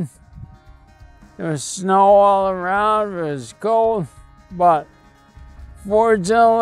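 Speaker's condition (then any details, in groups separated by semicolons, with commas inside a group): Primary lateral sclerosis; affects balance and movement; about 5 years since onset, trouble walking, recumbent trike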